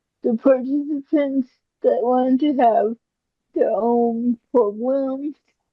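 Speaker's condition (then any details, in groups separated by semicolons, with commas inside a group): Cerebral palsy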